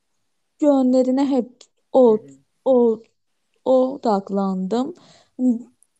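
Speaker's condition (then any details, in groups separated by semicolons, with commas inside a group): Stuttering; consulted a professor about own stuttering five years ago; stutters normally, much more at work and when anxious, very little when alone and relaxed; repeated sounds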